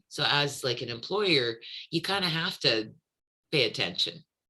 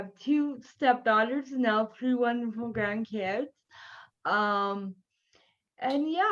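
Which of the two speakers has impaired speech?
The second: cerebral palsy; from birth; early difficulty forming words, learned by mimicry, no speech therapy.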